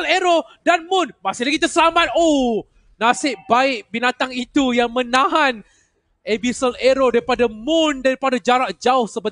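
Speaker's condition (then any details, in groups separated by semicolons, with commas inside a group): No condition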